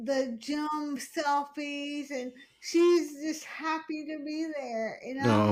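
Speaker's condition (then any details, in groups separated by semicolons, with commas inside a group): Hemiplegic cerebral palsy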